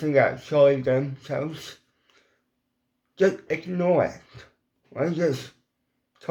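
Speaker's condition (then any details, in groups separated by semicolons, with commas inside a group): Cerebral palsy; mild, ataxic type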